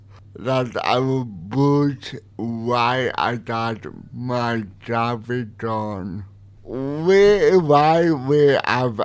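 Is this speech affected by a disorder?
Yes: cerebral palsy; uses light writer communication device; interview partly own voice, partly typed audio on light writer device.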